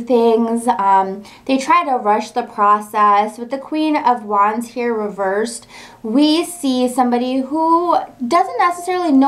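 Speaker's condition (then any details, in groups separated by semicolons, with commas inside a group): No condition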